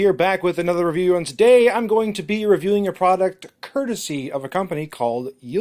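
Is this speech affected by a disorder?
No.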